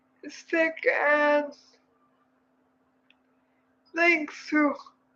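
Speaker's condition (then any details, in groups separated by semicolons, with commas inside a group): Cerebral palsy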